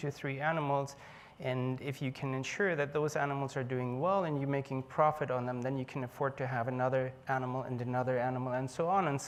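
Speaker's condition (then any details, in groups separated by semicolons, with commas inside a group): No condition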